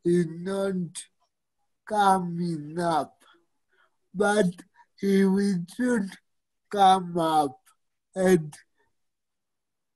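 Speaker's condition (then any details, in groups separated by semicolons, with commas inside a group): Cerebral palsy; fine motor skill challenges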